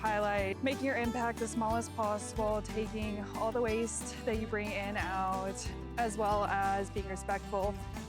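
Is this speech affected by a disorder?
No.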